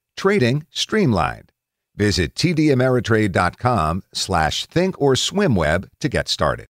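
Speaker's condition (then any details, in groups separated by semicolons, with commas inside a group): No condition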